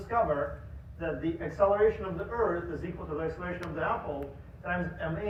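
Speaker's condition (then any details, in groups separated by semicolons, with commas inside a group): No condition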